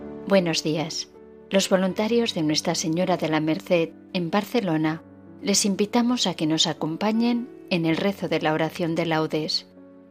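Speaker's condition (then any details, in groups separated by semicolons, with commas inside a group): No condition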